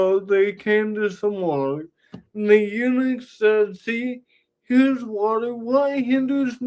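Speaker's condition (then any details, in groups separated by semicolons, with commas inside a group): Cerebral palsy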